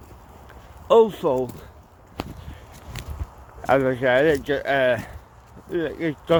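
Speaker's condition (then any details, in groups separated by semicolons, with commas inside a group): Cerebral palsy; mild, ataxic type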